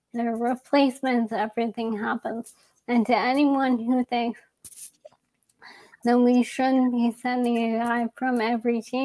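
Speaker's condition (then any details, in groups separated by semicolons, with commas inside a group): ALS; young onset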